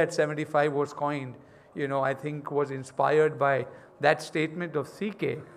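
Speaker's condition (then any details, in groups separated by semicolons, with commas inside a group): No condition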